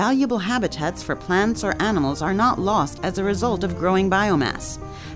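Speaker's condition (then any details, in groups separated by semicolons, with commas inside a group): No condition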